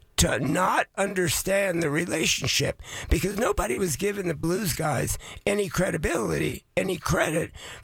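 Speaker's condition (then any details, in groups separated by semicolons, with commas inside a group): Voice changed after vocal cord surgery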